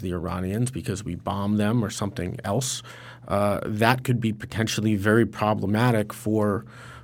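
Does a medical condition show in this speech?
No.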